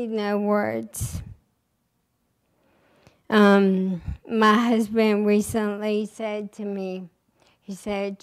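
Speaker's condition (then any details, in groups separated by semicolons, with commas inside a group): ALS; recently diagnosed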